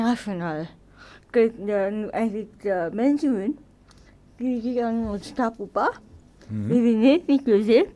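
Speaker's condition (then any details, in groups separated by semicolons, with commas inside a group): Cerebral palsy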